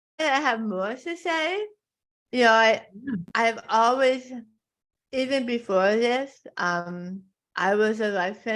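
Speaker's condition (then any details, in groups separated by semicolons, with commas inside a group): Tongue cancer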